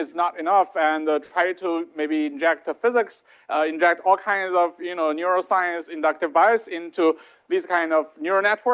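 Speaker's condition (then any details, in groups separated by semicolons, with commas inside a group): No condition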